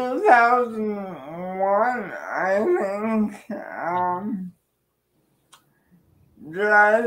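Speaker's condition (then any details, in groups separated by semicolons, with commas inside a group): Cerebral palsy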